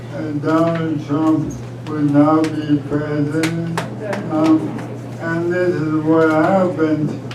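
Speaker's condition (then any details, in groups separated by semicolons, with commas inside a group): ALS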